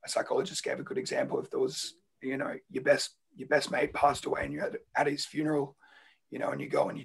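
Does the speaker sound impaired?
Yes: laryngeal cancer; laryngeal tumour removed by surgery then regrew, voice box kept, voice box removal if it recurs; raspy voice led to diagnosis, voice still wrecked for a while, swallowing painful during radiotherapy.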